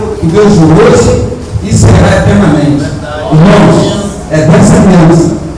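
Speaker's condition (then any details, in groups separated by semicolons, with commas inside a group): No condition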